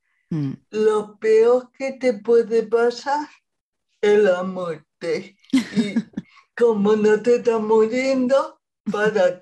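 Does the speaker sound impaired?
Yes: cerebral palsy; present at least 40 years.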